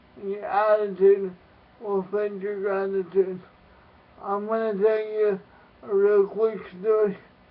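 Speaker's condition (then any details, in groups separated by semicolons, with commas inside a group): Cerebral palsy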